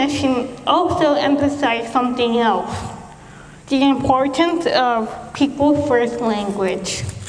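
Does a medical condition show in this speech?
Yes: cerebral palsy; speech.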